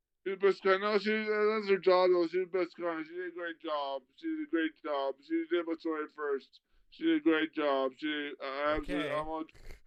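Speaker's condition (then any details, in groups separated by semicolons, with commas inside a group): Traumatic brain injury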